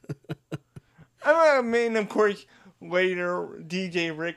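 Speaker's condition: Cerebral palsy; diagnosed at age 2, attended united cerebral palsy children's center until age 6

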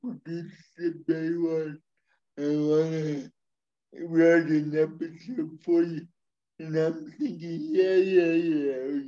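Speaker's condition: Speech impairment; speech not perfect

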